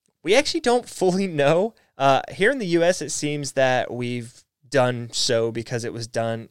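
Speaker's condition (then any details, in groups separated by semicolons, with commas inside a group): No condition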